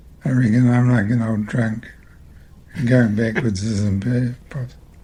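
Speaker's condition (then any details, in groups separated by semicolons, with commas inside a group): Multiple system atrophy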